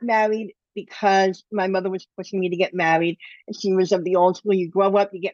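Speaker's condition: Bilateral cleft lip and palate; over 20 surgeries from two months to late twenties

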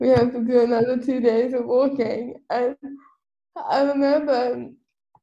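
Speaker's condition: Cerebral palsy; quadriplegic, wheelchair user

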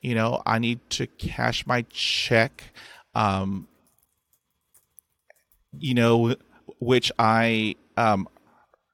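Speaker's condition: Stutter; stutter about 45 years, mother also stuttered, accepted stutter at age 40; still stutters, unpredictable blocks, carries National Stuttering Association stutter card; sometimes nothing comes out, cannot say own name at times, uses British accent, diaphragmatic breathing; blocks

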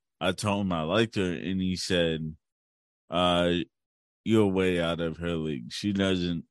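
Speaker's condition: Cerebral palsy; since birth

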